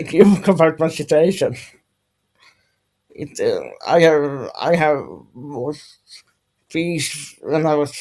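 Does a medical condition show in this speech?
Yes: dystonia.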